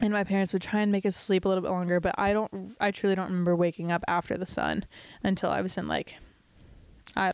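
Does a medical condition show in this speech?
No.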